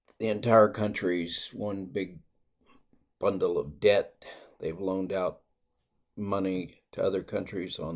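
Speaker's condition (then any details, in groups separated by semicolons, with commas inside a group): No condition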